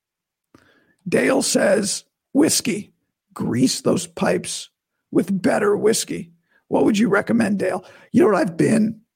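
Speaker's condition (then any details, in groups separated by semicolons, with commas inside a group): Vocal cord surgery recovery; not yet back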